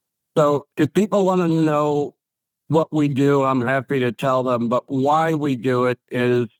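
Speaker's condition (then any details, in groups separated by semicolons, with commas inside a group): ALS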